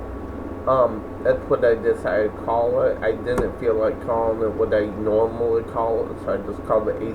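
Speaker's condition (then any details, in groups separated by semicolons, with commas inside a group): Cerebral palsy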